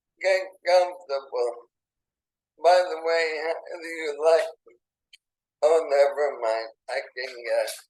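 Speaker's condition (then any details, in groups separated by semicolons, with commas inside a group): ALS; affects legs and lungs; burning in lungs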